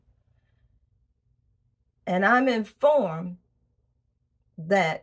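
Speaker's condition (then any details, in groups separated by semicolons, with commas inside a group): No condition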